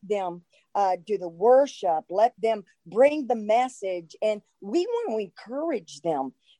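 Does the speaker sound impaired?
No.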